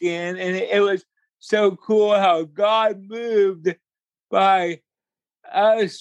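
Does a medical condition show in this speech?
Yes: cerebral palsy; speech impediment, talks slower, speech noticeable to listeners on phone.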